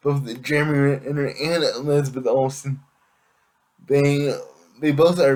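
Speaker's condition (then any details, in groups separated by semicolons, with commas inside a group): Cerebral palsy; affects all muscles; able to speak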